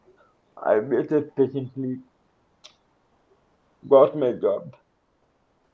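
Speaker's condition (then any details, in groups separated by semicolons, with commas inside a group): Cerebral palsy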